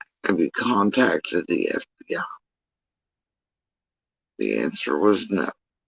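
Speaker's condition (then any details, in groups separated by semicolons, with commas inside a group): Facial paralysis after surgery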